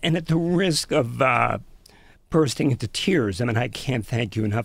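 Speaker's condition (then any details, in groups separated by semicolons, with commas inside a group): Spasmodic dysphonia; abductor form laryngeal dystonia, brainstem interference causing laryngeal muscle spasms, onset past few years, worsened by stress; labored delivery, words slurring, lost range and inflection, runs out of breath, sounds near last breath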